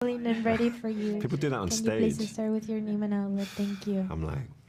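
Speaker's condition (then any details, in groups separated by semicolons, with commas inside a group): No condition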